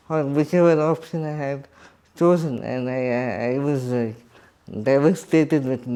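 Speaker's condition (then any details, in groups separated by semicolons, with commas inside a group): Cerebral palsy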